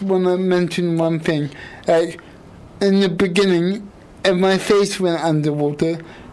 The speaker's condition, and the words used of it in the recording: Cerebral palsy. It takes me quite a bit of effort, but I'm not trying